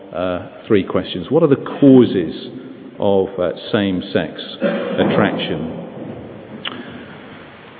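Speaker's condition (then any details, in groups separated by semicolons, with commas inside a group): No condition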